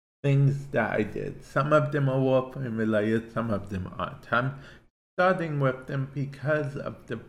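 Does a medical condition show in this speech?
Yes: cerebral palsy; affects hand-eye coordination and balance.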